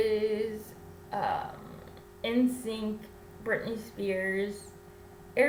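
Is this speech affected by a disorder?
Yes: cerebral palsy; infant ventilator.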